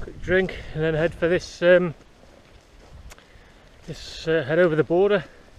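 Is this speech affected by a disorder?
No.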